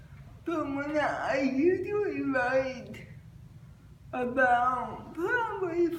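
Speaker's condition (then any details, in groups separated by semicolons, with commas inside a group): Cerebral palsy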